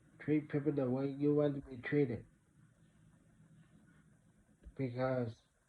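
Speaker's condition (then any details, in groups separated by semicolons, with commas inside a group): Traumatic brain injury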